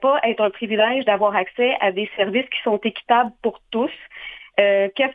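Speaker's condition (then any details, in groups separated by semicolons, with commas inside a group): No condition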